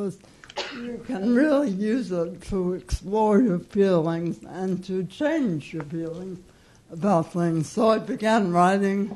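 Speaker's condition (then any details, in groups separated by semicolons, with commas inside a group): Cerebral palsy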